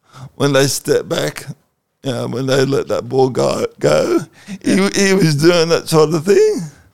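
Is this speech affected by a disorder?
Yes: cerebral palsy.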